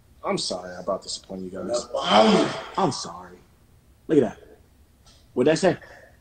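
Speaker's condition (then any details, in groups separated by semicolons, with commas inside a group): No condition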